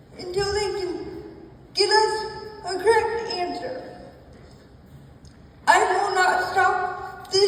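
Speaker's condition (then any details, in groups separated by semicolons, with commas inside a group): Cerebral palsy, spastic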